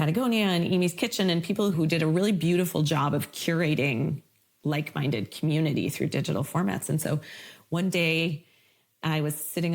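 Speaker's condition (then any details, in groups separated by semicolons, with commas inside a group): No condition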